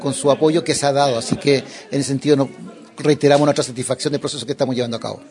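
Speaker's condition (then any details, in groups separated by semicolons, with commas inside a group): No condition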